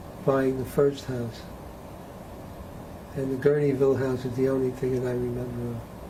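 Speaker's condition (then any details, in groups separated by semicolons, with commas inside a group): Parkinson's disease; needs to keep voice level up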